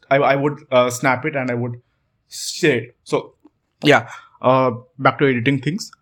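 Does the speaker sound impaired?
Yes: stuttering; stutter since around age 8 or 9, ongoing; still working on improving vocal communication, not yet a good speaker; speaks too fast when talking a lot, sometimes not understood, blocks on words, repeats same syllable; here repeated words, blocks.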